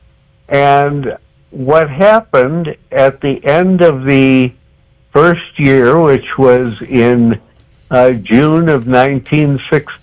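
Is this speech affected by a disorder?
Yes: cerebral palsy.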